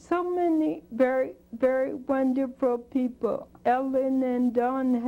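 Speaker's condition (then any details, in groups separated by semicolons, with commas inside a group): Spinocerebellar degeneration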